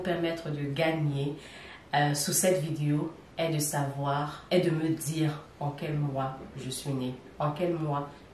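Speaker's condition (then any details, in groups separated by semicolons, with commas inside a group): No condition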